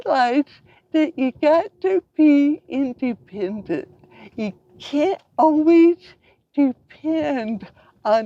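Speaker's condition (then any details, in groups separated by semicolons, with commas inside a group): Cerebral palsy; from birth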